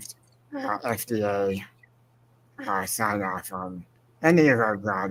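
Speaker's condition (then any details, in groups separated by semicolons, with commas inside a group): Spinal muscular atrophy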